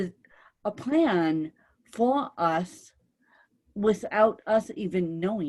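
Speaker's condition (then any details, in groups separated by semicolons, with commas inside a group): Cerebral palsy, mixed, moderate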